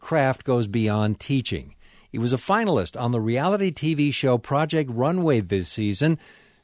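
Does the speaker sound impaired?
No.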